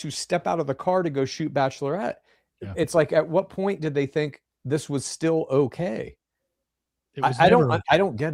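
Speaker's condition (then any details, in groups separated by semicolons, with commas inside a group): No condition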